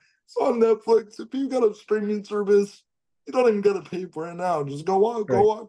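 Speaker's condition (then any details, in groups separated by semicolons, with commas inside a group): Cerebral palsy; speech somewhat affected by cerebral palsy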